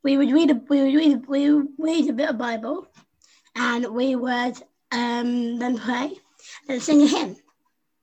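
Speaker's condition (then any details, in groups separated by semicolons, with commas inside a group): Down syndrome; congenital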